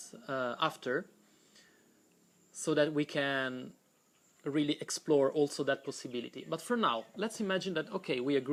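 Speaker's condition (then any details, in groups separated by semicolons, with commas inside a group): No condition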